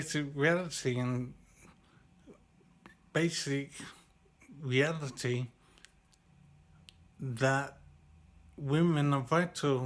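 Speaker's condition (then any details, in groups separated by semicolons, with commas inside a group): Brain injury; severe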